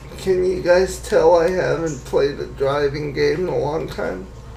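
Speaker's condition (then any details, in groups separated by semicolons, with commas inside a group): Cerebral palsy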